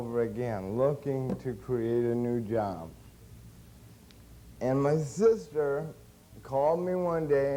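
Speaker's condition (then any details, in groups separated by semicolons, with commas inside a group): Cerebral palsy; since birth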